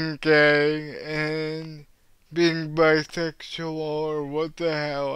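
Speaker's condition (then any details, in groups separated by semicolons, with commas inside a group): Cerebral palsy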